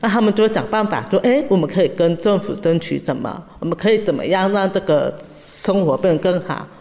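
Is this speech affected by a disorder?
Yes: acquired deafness, severe; acute deafness after mumps in first grade, diagnosed 三軍總醫院, left ear deaf, right 90+ db, hearing aids; hearing still poor, communicates openly, tells others hearing limits first; relearned speech after hearing loss, predicted no speech without auditory feedback, hearing training.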